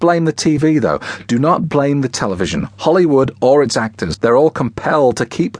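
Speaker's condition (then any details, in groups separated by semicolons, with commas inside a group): No condition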